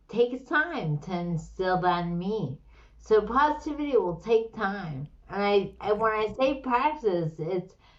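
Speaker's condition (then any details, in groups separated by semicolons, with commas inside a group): Slurred speech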